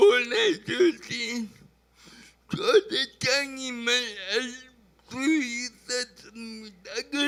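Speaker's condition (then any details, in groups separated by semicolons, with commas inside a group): Brain lesion disability grade 1, severe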